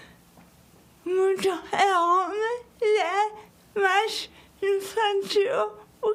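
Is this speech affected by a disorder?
Yes: cerebral palsy.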